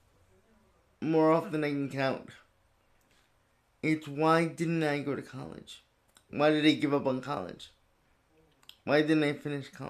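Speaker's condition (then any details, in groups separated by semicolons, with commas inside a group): Cerebral palsy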